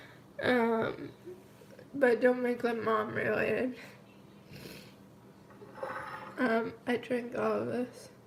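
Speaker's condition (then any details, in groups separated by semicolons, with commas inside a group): Cerebral palsy, mild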